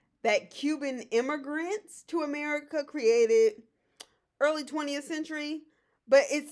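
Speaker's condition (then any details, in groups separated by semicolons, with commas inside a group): No condition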